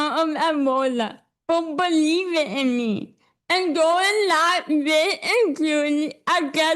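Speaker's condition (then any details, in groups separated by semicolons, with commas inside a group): Cerebral palsy; speech affected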